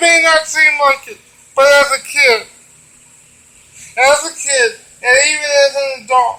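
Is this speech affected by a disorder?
Yes: cerebral palsy; wheelchair user.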